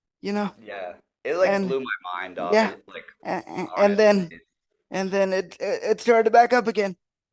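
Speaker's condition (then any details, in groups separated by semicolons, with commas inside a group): Cerebral palsy; wheelchair user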